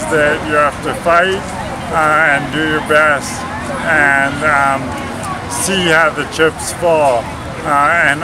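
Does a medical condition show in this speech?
Yes: ALS; paralyzing whole body; about a year since diagnosis, rapidly progressing paralysis.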